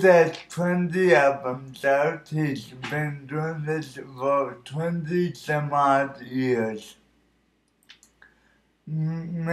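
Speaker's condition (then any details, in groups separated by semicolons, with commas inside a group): Cerebral palsy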